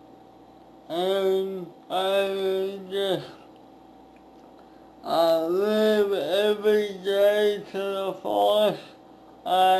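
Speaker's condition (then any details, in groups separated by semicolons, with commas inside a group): Speech impairment after birth surgery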